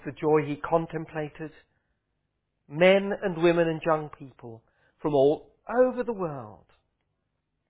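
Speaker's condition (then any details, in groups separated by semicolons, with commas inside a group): No condition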